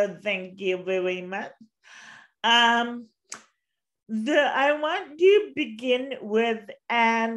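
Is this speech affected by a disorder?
Yes: cerebral palsy.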